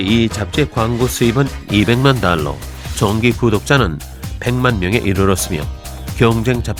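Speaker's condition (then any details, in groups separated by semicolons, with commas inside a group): No condition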